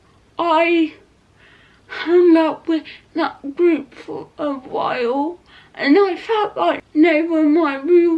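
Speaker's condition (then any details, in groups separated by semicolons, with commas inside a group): Cerebral palsy; not quadriplegic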